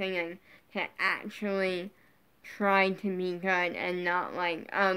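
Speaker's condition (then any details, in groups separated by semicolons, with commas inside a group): Brain injury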